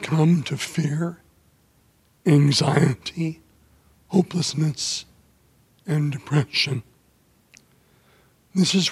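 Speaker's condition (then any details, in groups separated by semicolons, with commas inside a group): ALS; voice affected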